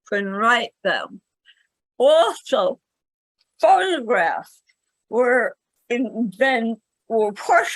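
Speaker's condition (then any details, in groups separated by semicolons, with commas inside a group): Cerebral palsy; speaks better than types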